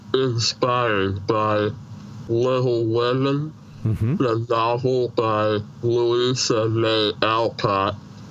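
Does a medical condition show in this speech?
Yes: Treacher Collins syndrome; congenital, severe cleft palate, emergency tracheotomy at birth, born deaf, no ears, maxillofacial surgeries into adulthood.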